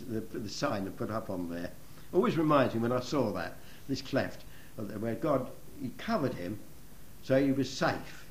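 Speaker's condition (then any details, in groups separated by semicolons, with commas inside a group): No condition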